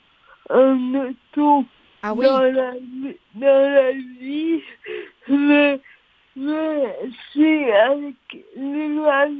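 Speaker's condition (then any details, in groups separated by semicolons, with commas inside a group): Cerebral palsy; speech affected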